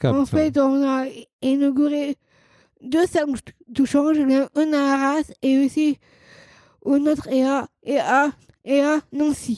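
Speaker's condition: Down syndrome, trisomy 21

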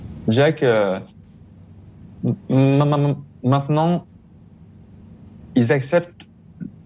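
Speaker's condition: Stuttering; stuttering of neurological origin, not due to stress or shyness, described by interviewer as fairly strong; still stutters, accepts it, sees no way to change it; describes stuttering generally as blocks, repetitions, sometimes associated movements, accentuated by certain factors; repeated sounds

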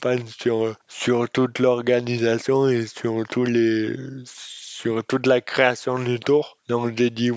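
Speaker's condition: Dystonia; congenital

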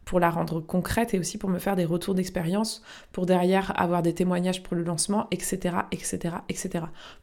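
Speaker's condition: No condition

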